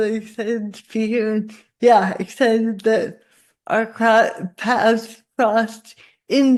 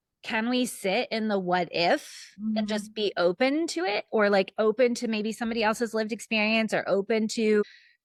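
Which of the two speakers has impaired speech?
The first: cerebral palsy; from birth, spasticity; spasticity worsens with stress; most obviously affects speech.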